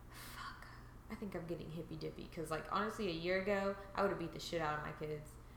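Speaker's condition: No condition

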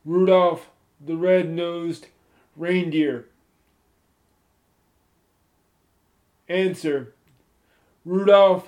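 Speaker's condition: Spastic cerebral palsy, moderate

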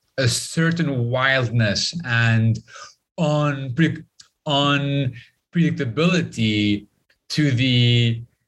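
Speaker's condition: Stutter; lifelong stutter, grew up stuttering in Lebanon, avoided speaking almost entirely for over 25 years; learned breathing technique to control stuttering, joined Toastmasters, speaks professionally, stand-up comedy; stutter may sound like internet problems, repeated fillers such as eh; repeated sounds, prolonged sounds, blocks

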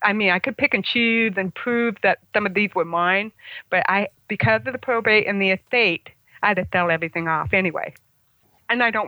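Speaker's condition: Congenital hearing loss, congenital, about 75% hearing loss; relies on other cues to shift gear

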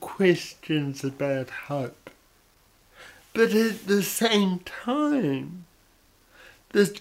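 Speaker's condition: Cerebral palsy; post-impairment syndrome from working body hard

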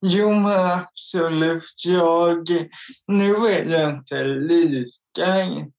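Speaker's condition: Cerebral palsy; motor skills and balance affected

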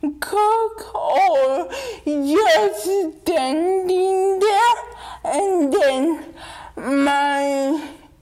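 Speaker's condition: Dystonia; wheelchair user

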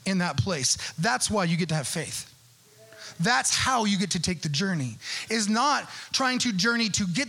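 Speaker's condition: No condition

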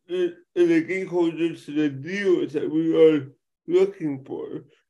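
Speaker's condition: Cerebral palsy; affects speech

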